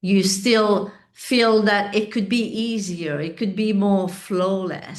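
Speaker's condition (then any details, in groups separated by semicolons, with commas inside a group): No condition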